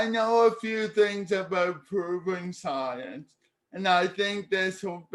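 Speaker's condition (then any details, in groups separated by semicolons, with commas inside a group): Cerebral palsy; speech therapy in childhood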